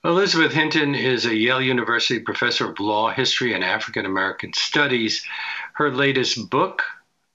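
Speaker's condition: No condition

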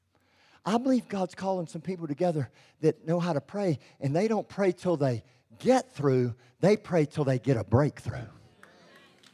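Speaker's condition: Cleft lip and palate; congenital

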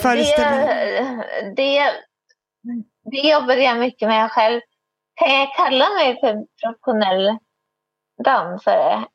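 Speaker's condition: Cerebral palsy, spastic

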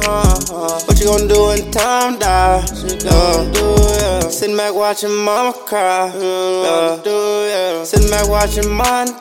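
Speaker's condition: No condition

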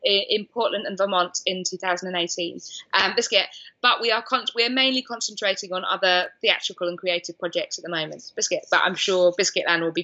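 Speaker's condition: Tourette's syndrome; frequent vocal tics and noises; frequent vocal tics throughout interview, hedgehog, cat

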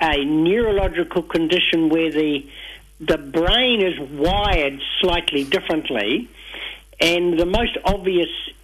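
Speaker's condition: No condition

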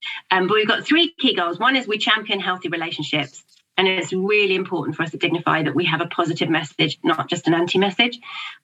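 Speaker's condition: No condition

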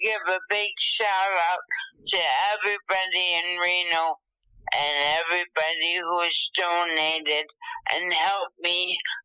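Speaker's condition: Dysarthria after stroke, thalamic hemorrhage; recovering with much therapy

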